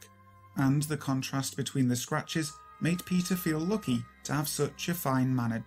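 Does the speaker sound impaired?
No.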